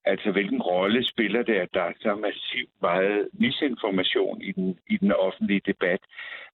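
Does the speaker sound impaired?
No.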